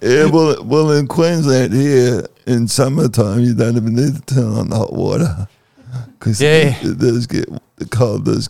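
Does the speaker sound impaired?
Yes: cerebral palsy; cerebral palsy affecting the muscles, once cold stays cold; second COVID vaccine dose, Pfizer chosen on doctor's advice over AstraZeneca due to blood clot risk.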